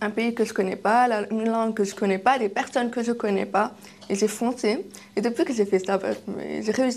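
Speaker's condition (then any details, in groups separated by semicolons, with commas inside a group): Deafness, acquired deafness, kidney-disease related; kidney disease from age 1.5 damaged ears, progressive loss, hearing aids, left ear deaf at 20; cochlear implant as cochlear nerve died, hears interviewer, lip reading in groups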